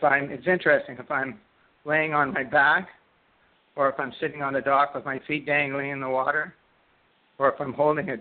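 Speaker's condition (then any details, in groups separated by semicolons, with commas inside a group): Parkinson's disease; freezing about 2 years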